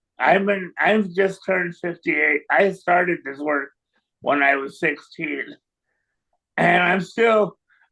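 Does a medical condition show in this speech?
Yes: cerebral palsy; strong startle, limited ability to freeze; long-term services and supports; voice may sound raised or yelling.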